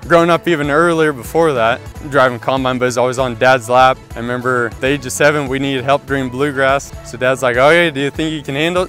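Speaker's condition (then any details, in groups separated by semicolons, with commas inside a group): No condition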